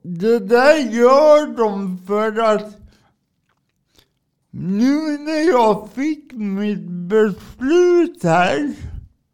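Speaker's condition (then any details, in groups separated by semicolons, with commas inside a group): Cerebral palsy; drives adapted car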